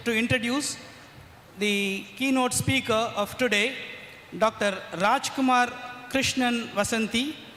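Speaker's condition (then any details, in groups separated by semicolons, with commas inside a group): No condition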